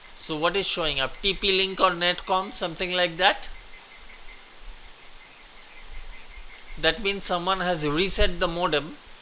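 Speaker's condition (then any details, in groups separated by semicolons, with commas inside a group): No condition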